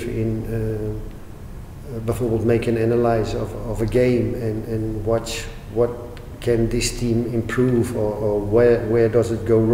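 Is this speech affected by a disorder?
No.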